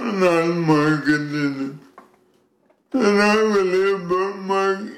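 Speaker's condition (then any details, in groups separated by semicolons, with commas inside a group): Cerebral palsy; quadriplegic, uses custom adaptive bike for past 23 years; custom adaptive bike stolen from backyard, normally rides weekly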